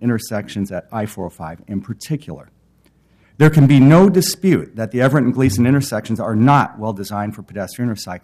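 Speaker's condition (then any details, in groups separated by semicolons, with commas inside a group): No condition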